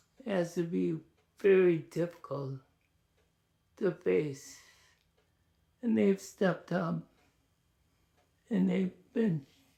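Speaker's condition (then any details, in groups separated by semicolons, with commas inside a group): ALS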